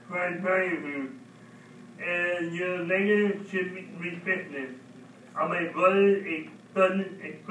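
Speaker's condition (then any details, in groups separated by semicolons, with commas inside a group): Mild cerebral palsy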